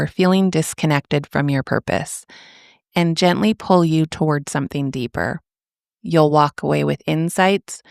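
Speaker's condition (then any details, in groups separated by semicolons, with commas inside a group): No condition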